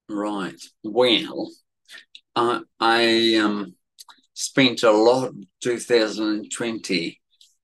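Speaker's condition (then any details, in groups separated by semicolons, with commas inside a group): Cerebellar atrophy, genetic; speech affected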